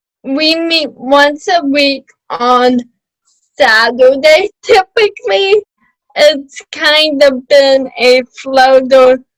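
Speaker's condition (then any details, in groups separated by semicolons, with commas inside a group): Cerebral palsy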